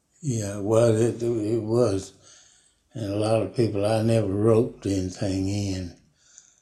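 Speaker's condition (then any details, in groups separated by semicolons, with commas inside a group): Parkinson's; fallen 19 times in yard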